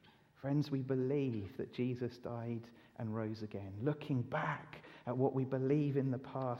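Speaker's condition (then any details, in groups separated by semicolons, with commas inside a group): No condition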